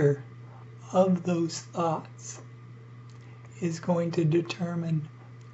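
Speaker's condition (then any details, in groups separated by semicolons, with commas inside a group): ALS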